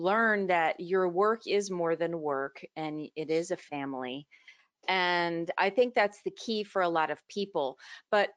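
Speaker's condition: No condition

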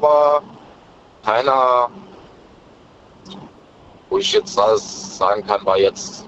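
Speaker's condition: Stuttering, mild; present in school years; stuttering currently not so severe; varies in phases, worse face to face and with someone liked, phone no problem, relaxation irrelevant; repeated sounds

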